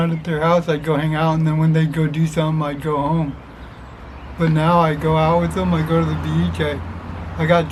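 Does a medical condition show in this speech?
Yes: Parkinson's disease; young onset, uncontrollable shaking, deep brain stimulation implant; onset at 38, now 45, stimulator recently activated, progressively worsening.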